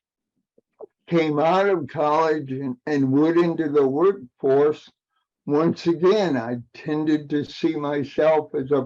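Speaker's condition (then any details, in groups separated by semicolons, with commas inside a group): Cerebral palsy; aging adult, past 40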